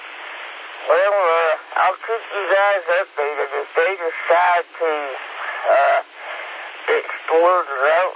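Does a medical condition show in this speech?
Yes: speech impediment; several disabilities, long hard battle; some phonetic words hard to get off tongue, whiskey zulu hard, hotel alpha november easier.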